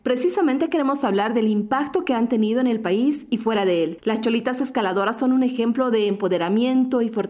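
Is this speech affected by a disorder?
No.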